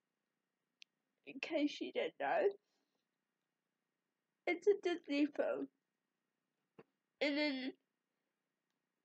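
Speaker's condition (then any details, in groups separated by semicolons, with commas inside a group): Cerebral palsy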